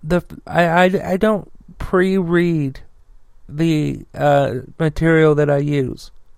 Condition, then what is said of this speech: Stuttering. If I speak super fast, I'm going to bounce all over the place, and it's going to start triggering that stutter.